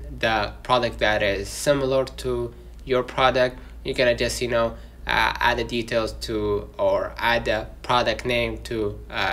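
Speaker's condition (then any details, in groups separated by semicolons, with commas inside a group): No condition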